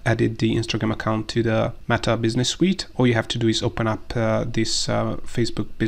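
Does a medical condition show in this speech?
No.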